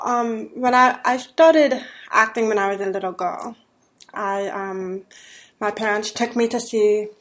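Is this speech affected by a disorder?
Yes: deafness; deafness diagnosed at age 3, residual low-frequency hearing, hears men's voices better than women's; hearing aids that help, lip reads, sign language; raised oral, 11 years of speech therapy, practiced mouth and tongue movement.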